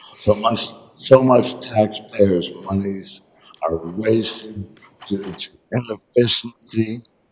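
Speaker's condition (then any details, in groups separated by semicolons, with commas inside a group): Traumatic brain injury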